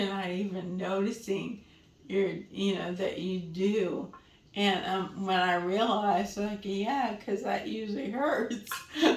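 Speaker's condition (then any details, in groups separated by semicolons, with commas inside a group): ALS; diagnosed 6-7 months ago, on medication; was breathless and quiet when talking, now louder, breathing easier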